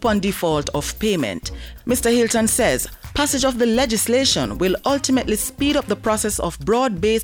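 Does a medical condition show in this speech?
No.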